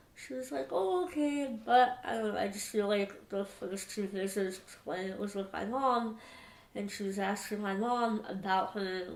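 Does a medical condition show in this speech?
Yes: Moebius syndrome; small tongue.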